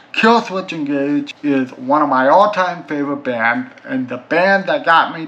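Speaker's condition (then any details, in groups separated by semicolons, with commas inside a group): Cerebral palsy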